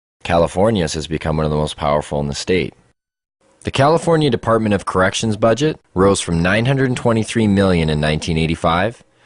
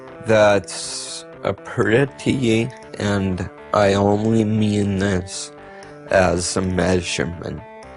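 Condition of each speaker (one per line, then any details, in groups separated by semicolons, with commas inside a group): No condition
Multiple sclerosis; after a few puffs of marijuana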